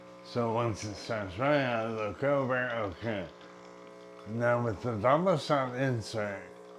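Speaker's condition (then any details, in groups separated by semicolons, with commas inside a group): Brain injury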